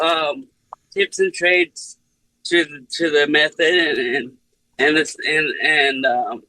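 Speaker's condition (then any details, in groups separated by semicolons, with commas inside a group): Cerebral palsy; speech unaffected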